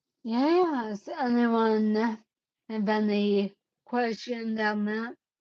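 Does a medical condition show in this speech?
Yes: cerebellar ataxia.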